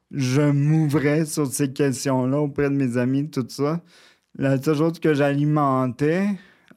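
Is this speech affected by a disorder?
Yes: cerebral palsy, near quadriplegia.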